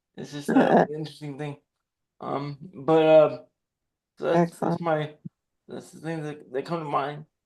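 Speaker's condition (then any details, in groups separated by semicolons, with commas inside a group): Cerebral palsy; dexterity issue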